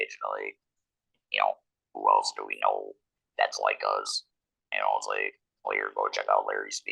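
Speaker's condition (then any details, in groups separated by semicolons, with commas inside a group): Laryngectomy, electrolarynx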